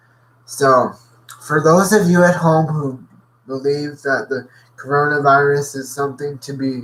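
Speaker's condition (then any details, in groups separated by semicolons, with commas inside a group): Cerebral palsy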